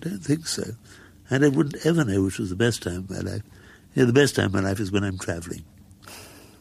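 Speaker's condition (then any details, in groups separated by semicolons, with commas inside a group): Muscular dystrophy; progressive, wheelchair user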